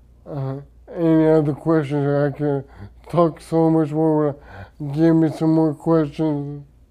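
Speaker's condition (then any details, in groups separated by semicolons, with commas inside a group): Traumatic brain injury; severe head injury, coma; many years since injury, gradual improvement over decades; speech affected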